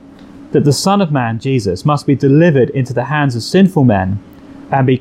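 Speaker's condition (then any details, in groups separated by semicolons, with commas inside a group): No condition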